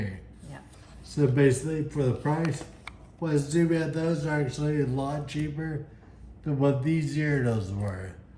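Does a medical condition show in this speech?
Yes: Friedreich's ataxia.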